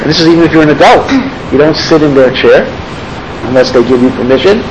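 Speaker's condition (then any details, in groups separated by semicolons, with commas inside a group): No condition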